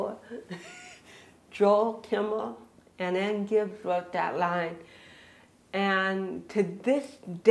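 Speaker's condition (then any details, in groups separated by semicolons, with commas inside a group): Cerebral palsy; unable to dance; speaking takes extra mental effort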